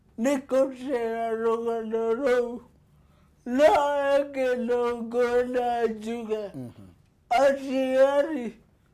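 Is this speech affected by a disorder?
Yes: cerebral palsy.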